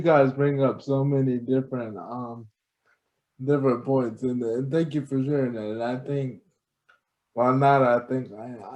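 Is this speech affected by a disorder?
Yes: cerebral palsy.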